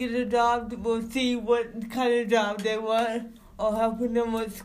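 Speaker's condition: Cerebral palsy; visible physical signs

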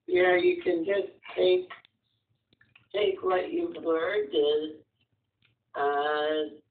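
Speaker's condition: Muscular dystrophy; physical disability

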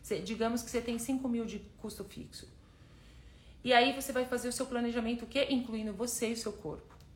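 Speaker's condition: No condition

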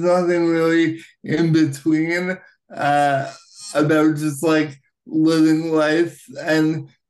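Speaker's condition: Cerebral palsy, right-sided high tone

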